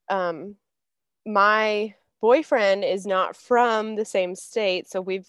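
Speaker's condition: No condition

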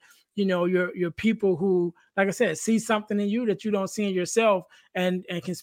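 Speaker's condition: No condition

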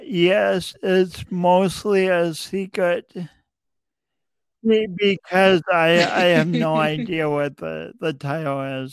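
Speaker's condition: Cerebral palsy; speech impediment evident tonight

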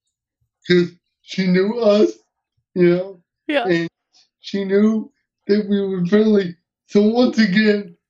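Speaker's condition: Cerebral palsy; uses wheelchair

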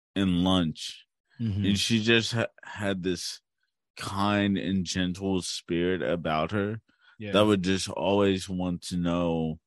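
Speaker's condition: Cerebral palsy; speech reveals disability, speaks more slowly than others, articulate

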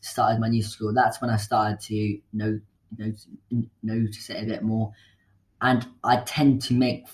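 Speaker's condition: Stammer; varies by day and listener, not as bad as some others'; stammered many times reading aloud in year 6, later made up words instead of reading; repeated sounds

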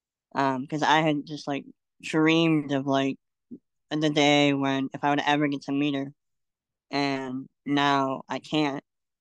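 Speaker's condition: Cleft lip and palate; congenital

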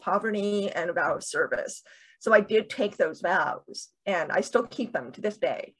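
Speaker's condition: Deafness with cochlear implants

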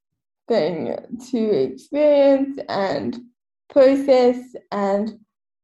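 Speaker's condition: Cerebral palsy; quadriplegic, wheelchair user

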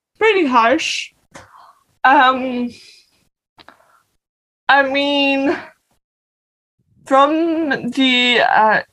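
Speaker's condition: Cerebral palsy; non-progressive, needs change over time; uses wheelchair and crutches to move around

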